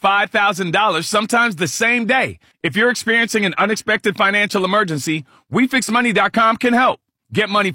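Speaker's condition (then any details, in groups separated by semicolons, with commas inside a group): No condition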